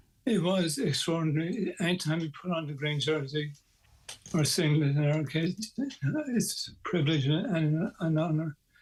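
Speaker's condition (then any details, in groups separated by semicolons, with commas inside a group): Parkinson's; voice dramatically impaired, does not talk well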